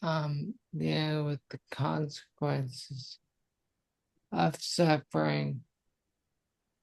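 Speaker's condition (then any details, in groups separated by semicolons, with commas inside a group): Multiple sclerosis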